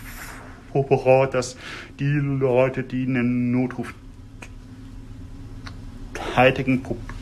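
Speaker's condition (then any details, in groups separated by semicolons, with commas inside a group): Stuttering; fairly strong stuttering symptoms; block occurs during introduction after about 20 seconds; blocks while speaking, fluent at first; blocks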